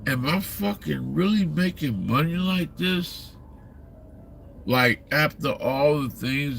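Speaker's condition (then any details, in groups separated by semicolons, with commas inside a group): Slurred speech; still slurs words occasionally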